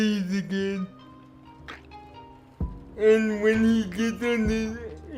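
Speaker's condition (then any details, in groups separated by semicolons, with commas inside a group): Cerebral palsy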